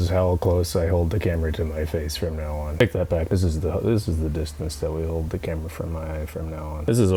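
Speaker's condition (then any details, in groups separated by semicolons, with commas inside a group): No condition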